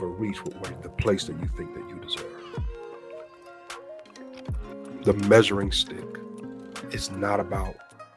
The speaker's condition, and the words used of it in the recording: No condition.